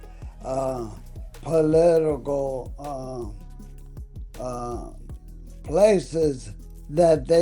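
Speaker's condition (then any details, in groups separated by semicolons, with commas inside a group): ALS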